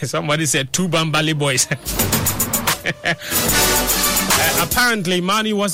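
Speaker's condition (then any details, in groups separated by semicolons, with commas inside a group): No condition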